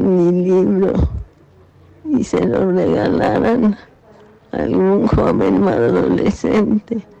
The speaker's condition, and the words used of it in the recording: Parkinson's disease. Ella más que nadie ubica y está viviendo en este momento que es tener tu mente despierta, poder platicar, pero que tu cuerpo no se pueda mover.